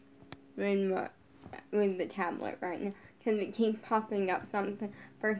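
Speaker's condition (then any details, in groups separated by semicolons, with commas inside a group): Brain injury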